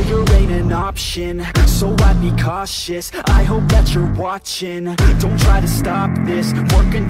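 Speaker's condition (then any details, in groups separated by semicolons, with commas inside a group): No condition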